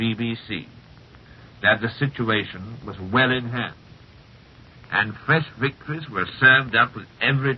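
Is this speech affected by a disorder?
No.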